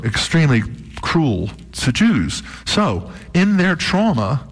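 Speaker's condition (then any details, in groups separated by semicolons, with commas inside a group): No condition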